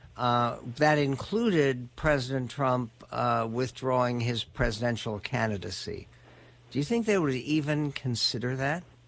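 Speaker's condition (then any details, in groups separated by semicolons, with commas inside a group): No condition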